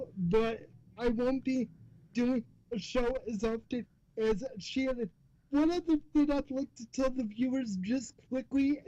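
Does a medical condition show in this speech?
Yes: cerebral palsy.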